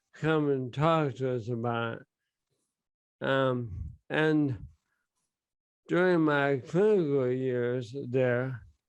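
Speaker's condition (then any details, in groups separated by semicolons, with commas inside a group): Bulbar onset ALS; diagnosed within the year; speech and swallowing most affected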